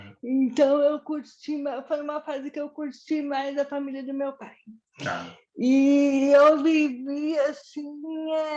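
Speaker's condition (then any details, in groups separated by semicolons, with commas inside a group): Cerebral palsy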